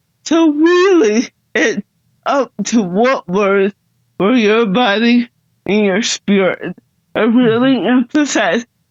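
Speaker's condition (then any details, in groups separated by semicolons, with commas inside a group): Cerebral palsy; hard to understand, speaking tires muscles, high effort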